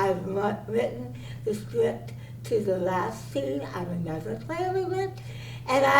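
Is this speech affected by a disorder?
Yes: cerebral palsy.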